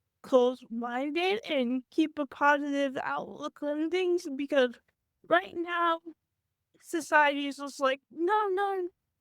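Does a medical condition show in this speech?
Yes: cerebral palsy; had speech therapy.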